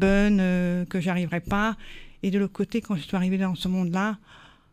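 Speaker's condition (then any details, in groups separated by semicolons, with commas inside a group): Born deaf; congenital deafness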